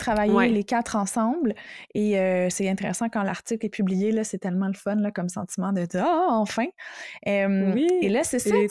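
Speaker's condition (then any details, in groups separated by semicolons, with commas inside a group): No condition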